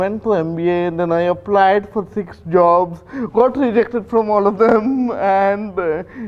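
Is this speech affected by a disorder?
Yes: cerebral palsy.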